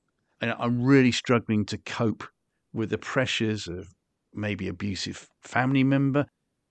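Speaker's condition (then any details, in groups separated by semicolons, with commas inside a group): No condition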